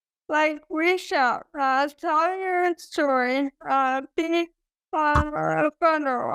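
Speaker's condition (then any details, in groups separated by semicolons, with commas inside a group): ALS; sporadic form, cause unknown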